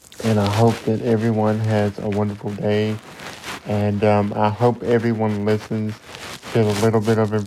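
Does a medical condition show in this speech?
Yes: cerebral palsy; cerebral palsy since birth.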